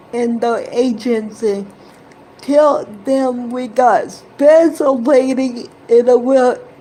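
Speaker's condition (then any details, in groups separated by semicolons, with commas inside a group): Cerebral palsy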